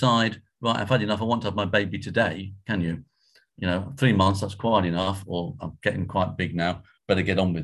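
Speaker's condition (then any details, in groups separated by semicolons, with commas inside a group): No condition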